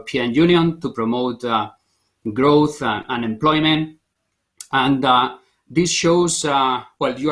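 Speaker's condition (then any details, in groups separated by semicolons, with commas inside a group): No condition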